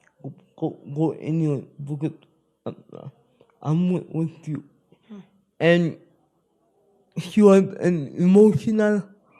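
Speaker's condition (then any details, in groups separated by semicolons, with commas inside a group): Spastic cerebral palsy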